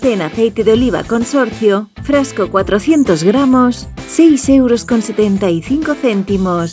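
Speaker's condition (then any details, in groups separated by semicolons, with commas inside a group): No condition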